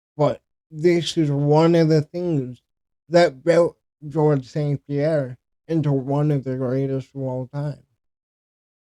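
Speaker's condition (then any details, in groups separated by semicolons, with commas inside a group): Cerebral palsy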